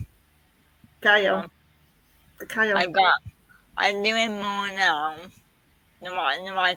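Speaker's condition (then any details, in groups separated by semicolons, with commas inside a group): Quadriplegic cerebral palsy; quadriplegic, from birth, spinal curvature, surgery declined, broken hip; walking with frame, stamina improving with exercise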